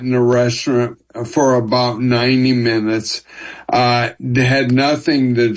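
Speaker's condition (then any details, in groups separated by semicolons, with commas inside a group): ALS; onset as sudden jerky walking after sitting, diagnosed over two years after first symptoms; walking worsened from limp to cane, own voice banked via Team Gleason word banking program; speech audibly affected, formerly fast talker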